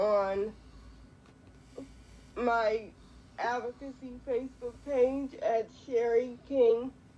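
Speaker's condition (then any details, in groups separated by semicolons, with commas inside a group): Quadriplegic cerebral palsy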